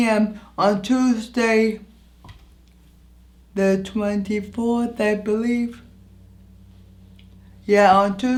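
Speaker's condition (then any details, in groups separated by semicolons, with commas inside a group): Anoxic brain injury; injury affects voice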